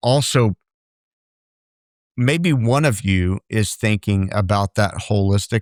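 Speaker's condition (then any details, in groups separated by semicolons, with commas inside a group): No condition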